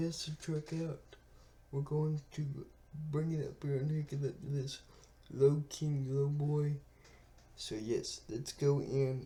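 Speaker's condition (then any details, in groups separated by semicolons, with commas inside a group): Cerebral palsy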